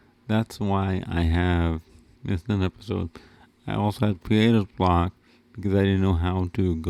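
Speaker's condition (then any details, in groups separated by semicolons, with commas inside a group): Cerebral palsy; wheelchair user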